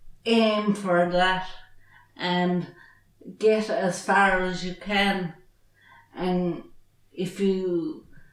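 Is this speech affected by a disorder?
Yes: traumatic brain injury.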